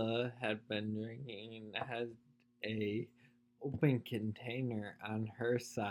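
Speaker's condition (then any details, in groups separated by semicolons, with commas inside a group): Spinocerebellar ataxia; progressing, balance requires conscious thought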